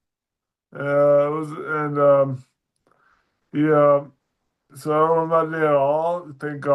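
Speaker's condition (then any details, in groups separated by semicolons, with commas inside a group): Dysarthria; weaker speech muscles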